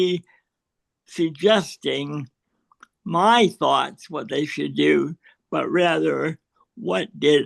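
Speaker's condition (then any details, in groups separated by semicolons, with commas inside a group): Cerebral palsy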